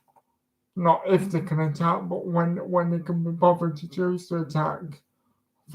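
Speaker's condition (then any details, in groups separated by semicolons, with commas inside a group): Cerebral palsy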